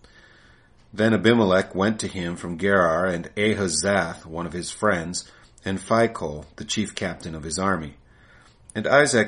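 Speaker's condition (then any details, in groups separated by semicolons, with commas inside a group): No condition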